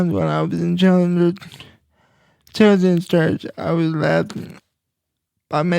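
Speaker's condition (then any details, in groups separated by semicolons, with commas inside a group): Cerebral palsy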